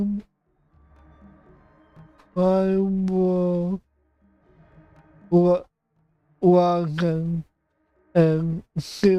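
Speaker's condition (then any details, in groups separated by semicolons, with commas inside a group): Cerebral palsy; affects voice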